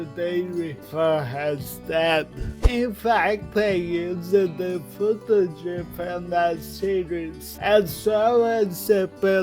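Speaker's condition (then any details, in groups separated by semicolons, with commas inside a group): Cerebral palsy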